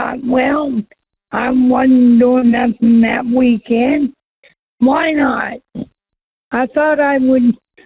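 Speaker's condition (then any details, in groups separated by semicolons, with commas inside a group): Cerebral palsy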